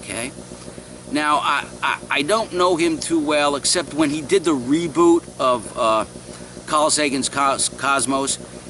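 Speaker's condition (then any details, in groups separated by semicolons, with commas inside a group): No condition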